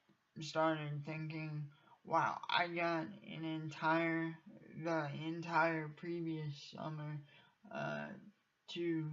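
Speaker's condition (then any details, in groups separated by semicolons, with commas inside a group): Cerebral palsy; from birth, uses wheelchair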